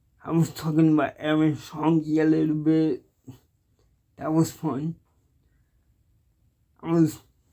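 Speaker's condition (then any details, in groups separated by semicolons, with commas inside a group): Cerebral palsy; cannot walk, uses wheelchair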